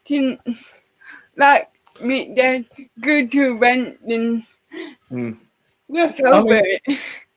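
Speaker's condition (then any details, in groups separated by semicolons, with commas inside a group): Cerebral palsy; affects all four limbs, part-time wheelchair user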